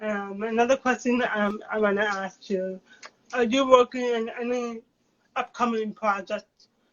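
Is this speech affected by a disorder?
Yes: cerebral palsy.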